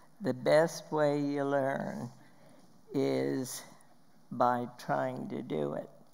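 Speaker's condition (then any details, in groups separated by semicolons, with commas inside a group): Spasmodic dysphonia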